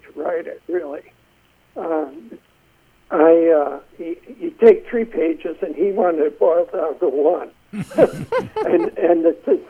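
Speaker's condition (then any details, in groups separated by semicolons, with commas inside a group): Essential tremor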